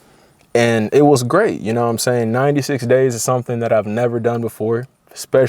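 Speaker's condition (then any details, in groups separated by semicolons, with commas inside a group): No condition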